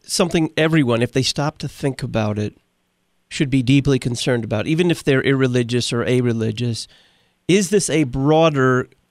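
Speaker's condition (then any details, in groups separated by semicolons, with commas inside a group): No condition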